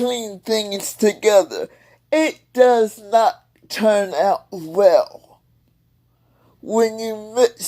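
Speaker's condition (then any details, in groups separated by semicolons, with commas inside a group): Cerebral palsy; several unnoticed strokes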